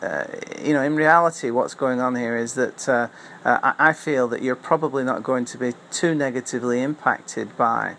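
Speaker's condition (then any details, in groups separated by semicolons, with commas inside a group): No condition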